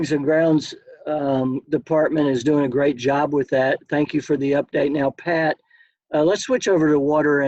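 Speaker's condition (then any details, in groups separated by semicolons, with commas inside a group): No condition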